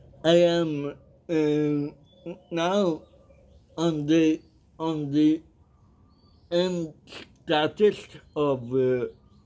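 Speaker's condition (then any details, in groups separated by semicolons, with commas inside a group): Cerebral palsy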